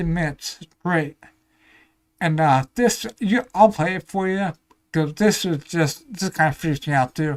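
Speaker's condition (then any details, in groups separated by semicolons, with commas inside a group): Ataxia; may slur speech, may sound drunk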